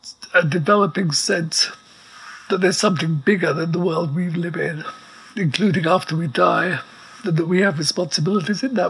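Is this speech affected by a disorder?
Yes: ALS; very weak voice needing amplifier, respirator audible in background.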